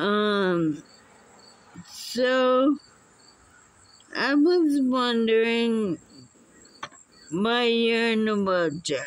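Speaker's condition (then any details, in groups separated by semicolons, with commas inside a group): Muscular dystrophy; unable to walk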